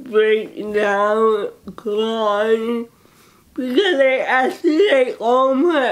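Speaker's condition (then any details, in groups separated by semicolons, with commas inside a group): Cerebral palsy; age 18, first steps with walker, cannot walk independently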